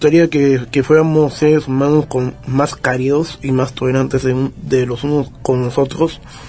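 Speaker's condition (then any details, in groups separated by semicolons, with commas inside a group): Down syndrome; congenital, trisomy 21, age 24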